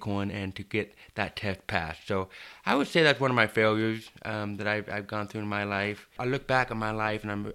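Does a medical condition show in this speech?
Yes: deafness; severe hearing loss from birth, deaf and hard of hearing, no sound for first 2 years; 12 years of intense speech therapy, had to learn how to talk, holds normal dialogue.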